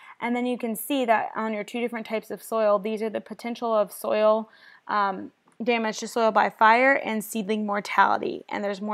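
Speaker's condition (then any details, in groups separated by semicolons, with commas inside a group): No condition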